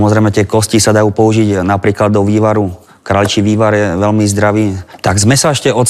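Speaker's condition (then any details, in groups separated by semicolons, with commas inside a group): No condition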